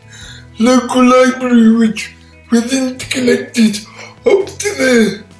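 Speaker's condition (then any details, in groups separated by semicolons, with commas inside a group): Cerebral palsy; all four limbs affected, born 12 weeks premature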